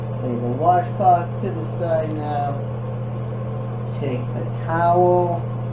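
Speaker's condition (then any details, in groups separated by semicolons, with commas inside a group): Cerebral palsy; affects feet and gait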